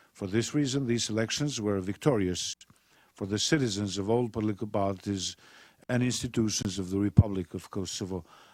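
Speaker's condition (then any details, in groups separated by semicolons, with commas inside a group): No condition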